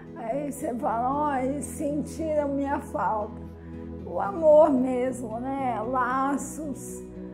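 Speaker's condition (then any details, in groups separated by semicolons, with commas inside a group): Amyotrophic lateral sclerosis, bulbar onset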